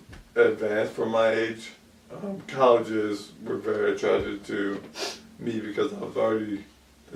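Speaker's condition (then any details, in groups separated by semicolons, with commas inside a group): ALS; about 2 years since onset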